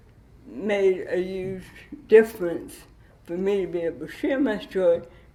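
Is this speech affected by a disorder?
Yes: cerebral palsy with dystonia.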